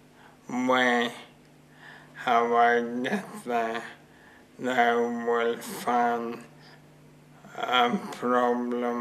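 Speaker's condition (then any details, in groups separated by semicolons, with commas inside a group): Motor neuron disease; bulbar involvement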